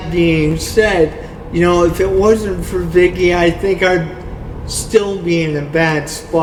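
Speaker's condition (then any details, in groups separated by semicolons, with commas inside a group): Cerebral palsy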